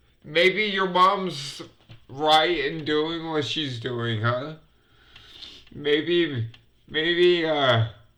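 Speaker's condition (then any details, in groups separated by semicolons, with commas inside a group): Multiple sclerosis; sometimes hard to breathe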